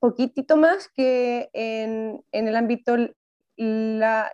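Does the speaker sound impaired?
Yes: stuttering; neurobiological condition, nerves partly worsen it, unaware it was stuttering until accepting it during pandemic; many days fluent without stuttering, constantly monitors own speech for even slight stutters; here repeated sounds, prolonged sounds.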